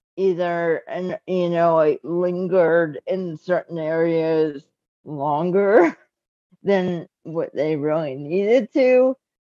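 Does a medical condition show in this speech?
Yes: cerebral palsy.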